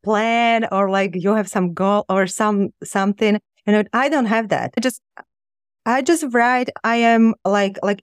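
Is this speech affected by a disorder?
Yes: stuttering; stutter since childhood, free psychotherapy with psychologist for speech from age 11 for three years; still stutters, public speaking on podcasts and shows often stressful; can speak, a year ago would have refused podcasts; here repeated sounds.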